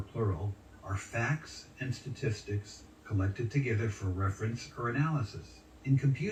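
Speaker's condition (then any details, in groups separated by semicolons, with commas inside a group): No condition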